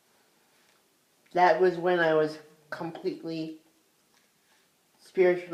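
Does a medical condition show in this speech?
Yes: cerebral palsy.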